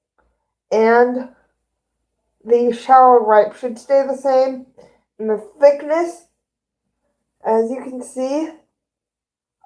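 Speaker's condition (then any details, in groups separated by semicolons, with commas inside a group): Cerebral palsy; both hands affected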